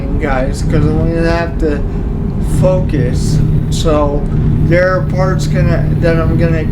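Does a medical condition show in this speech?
Yes: cerebral palsy; only one hand usable.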